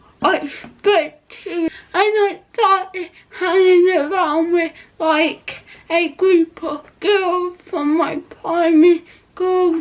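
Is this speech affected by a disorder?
Yes: cerebral palsy; not quadriplegic.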